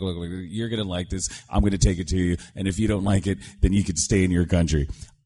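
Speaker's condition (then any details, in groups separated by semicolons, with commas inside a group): No condition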